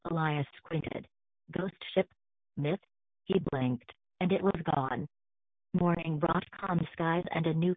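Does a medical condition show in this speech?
No.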